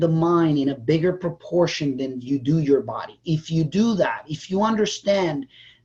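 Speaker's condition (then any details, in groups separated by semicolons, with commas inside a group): No condition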